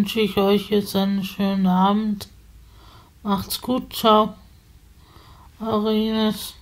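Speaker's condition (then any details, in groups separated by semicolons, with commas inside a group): Spasticity from birth; multiple sclerosis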